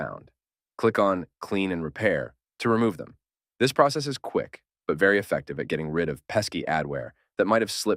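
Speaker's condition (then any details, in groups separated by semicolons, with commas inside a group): No condition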